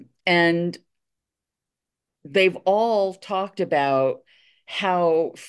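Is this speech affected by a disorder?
Yes: stutter; attends National Stuttering Association conferences; stutters openly, sometimes prefers to just stutter without announcing or explaining it; here blocks.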